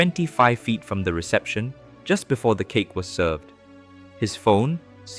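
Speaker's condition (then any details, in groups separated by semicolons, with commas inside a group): No condition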